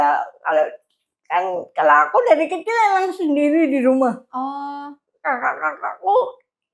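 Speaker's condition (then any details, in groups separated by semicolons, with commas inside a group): Cerebral palsy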